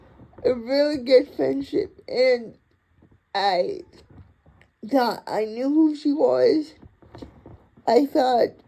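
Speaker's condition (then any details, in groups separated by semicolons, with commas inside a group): Cerebral palsy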